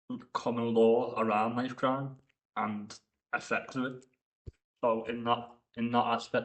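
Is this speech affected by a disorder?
No.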